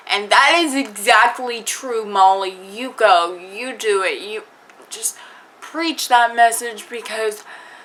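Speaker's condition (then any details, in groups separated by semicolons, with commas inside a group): Cerebral palsy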